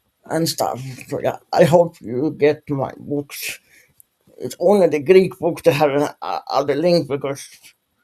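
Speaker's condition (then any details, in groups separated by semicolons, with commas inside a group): Dystonia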